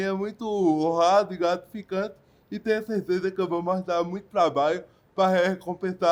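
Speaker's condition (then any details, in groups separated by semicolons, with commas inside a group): Cerebral palsy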